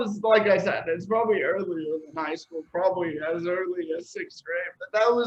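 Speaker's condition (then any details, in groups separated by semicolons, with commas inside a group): Cerebral palsy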